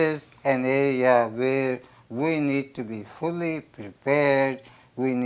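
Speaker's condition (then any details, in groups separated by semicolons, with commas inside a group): Tonsil and soft palate cancer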